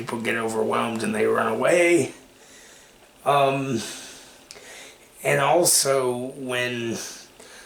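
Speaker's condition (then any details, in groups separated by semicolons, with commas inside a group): Cerebral palsy; takes medication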